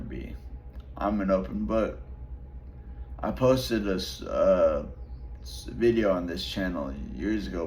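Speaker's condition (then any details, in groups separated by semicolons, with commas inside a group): Traumatic brain injury; relearned talking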